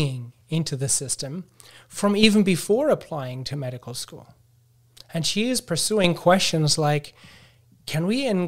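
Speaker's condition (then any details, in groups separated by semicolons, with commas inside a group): No condition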